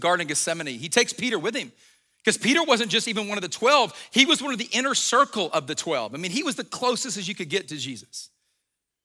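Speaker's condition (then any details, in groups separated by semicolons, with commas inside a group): No condition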